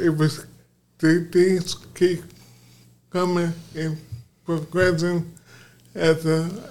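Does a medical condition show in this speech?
Yes: aphasia; aphasia after four strokes, first the worst, arms and slurred speech, later vision and balance; speech strengthened through recovery, now speaking on podcast.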